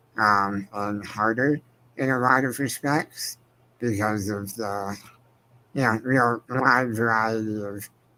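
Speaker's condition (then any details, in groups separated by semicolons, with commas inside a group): Spinal muscular atrophy; progressive, wheelchair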